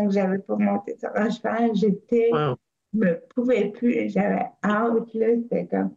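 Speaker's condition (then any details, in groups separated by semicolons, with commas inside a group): Cerebral palsy; shows a little in voice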